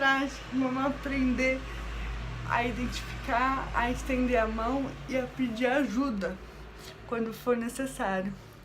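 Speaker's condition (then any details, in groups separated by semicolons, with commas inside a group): Cerebral palsy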